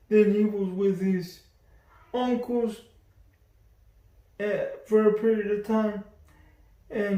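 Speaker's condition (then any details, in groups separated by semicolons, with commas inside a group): Cerebral palsy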